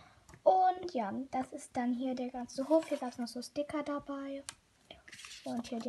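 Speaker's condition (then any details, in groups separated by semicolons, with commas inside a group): No condition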